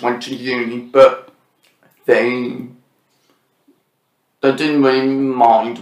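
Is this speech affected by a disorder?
Yes: profound deafness with cochlear implants, born profoundly deaf, cochlear implants; congenital profound deafness, no hearing until first cochlear implant at age 2, only one implant allowed then; hears about 60% of speech, captions, subtitles and lip reading help; speaks fairly clearly after smooth speech therapy, speech not always this clear.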